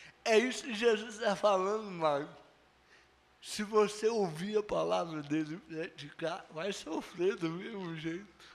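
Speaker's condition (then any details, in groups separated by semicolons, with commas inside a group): Cerebral palsy; no speech as child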